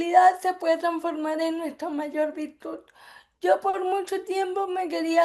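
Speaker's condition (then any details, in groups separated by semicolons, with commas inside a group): Cerebral palsy; from birth; affects speech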